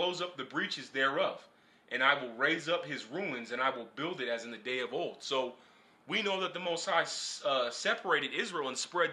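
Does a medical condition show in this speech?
No.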